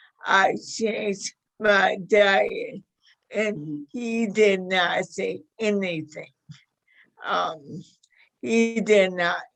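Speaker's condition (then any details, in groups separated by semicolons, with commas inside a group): Motor neuron disease; severe spasticity in hips and legs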